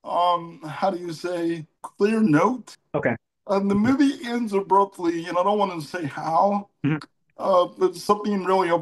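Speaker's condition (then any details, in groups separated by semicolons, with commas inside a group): Cerebral palsy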